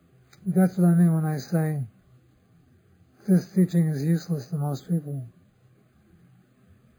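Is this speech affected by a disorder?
Yes: Parkinson's disease; others offer remedies.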